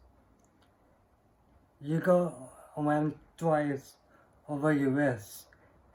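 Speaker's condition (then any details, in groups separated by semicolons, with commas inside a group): Cerebral palsy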